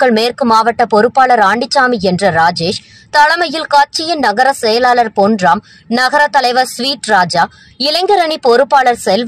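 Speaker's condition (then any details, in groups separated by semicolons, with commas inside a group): No condition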